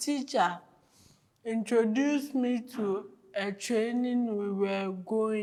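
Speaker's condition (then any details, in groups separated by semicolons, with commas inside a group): Cerebral palsy; from birth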